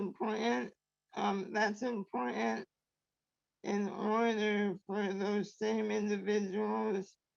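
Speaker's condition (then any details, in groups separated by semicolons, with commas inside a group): Traumatic brain injury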